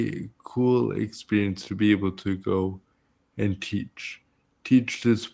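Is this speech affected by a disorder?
Yes: cerebral palsy; present from birth.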